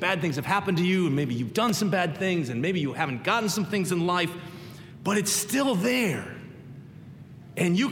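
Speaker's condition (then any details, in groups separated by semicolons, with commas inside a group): No condition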